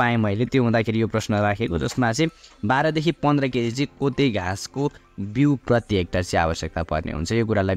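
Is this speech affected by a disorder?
No.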